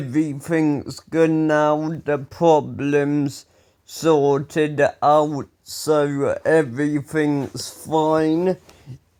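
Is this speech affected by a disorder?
Yes: ataxia; speech recently worse.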